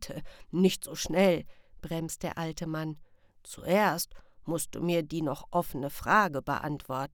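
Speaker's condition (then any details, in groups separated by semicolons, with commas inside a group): No condition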